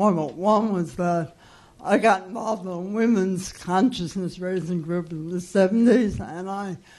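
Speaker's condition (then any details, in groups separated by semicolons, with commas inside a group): Cerebral palsy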